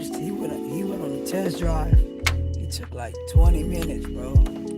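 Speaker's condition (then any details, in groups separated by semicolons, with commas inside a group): No condition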